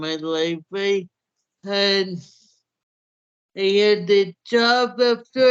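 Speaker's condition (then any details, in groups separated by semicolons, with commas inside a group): Cerebral palsy; hamstring treatment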